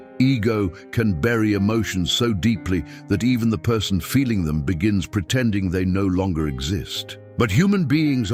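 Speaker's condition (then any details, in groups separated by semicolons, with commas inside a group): No condition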